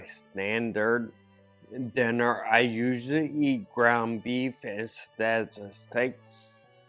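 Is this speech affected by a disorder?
Yes: ataxia.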